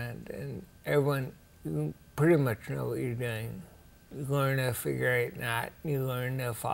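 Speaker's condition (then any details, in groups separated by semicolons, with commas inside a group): Ataxia; rare, progressive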